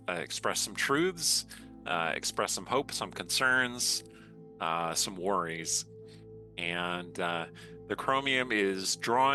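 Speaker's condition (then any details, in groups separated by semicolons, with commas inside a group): No condition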